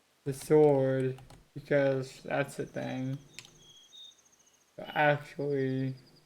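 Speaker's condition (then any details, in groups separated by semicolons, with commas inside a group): Cerebral palsy; affects legs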